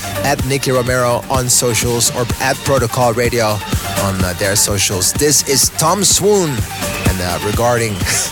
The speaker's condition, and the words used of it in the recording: None; typical speech.